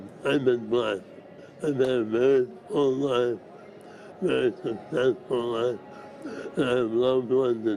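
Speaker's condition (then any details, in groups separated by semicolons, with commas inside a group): ALS; diagnosed three years ago, doing quite well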